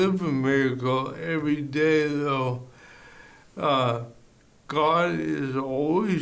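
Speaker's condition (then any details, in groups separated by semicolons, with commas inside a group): ALS; bulbar onset, slurred speech first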